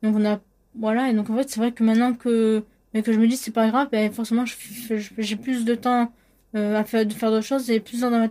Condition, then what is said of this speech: Stuttering. Pour moi, j'ai du mal à dire ce que j'ai dans la tête.